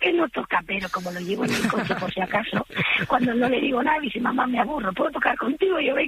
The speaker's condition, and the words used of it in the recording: Vocal nodules. Digo, no, es que tengo la voz rota, de verdad.